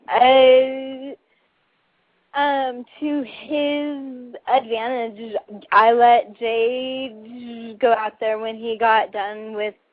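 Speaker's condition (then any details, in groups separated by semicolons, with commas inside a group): Cerebral palsy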